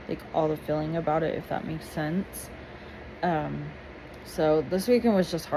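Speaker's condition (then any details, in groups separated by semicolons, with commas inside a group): No condition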